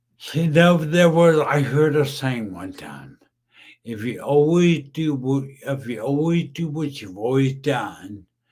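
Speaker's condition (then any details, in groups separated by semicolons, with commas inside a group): Brain injury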